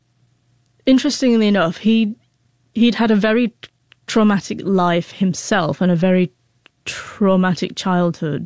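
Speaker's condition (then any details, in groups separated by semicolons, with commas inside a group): Stammering; neurological brain-function cause, not nervousness or psychological, joined British Stammering Association on John Larkin's advice; hid stutter for years, terrified of phone, takes more time to speak, deep breaths do not help; repeated sounds, blocks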